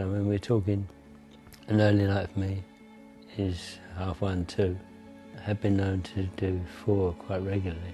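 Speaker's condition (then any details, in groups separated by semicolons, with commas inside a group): Parkinson's disease; symptoms sometimes uncontrolled, reduced abilities; weak voice, unclear diction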